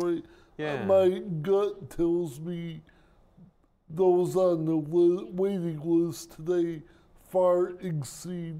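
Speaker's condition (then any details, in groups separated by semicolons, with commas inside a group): Cerebral palsy; speech impairment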